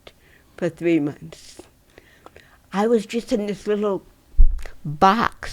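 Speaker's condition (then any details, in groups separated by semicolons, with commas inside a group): Cerebral palsy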